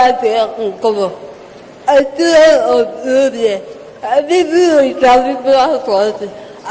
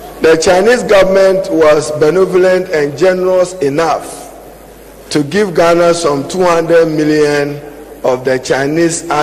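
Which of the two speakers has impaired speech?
The first: cerebral palsy.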